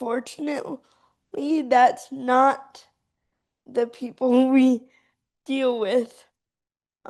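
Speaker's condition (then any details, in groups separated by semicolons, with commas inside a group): Cerebral palsy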